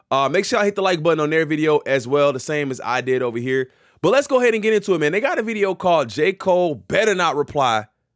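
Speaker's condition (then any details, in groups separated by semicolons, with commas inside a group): No condition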